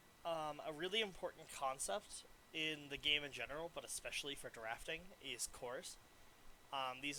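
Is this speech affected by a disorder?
No.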